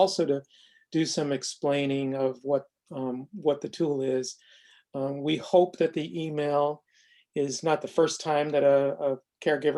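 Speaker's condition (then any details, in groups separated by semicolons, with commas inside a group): No condition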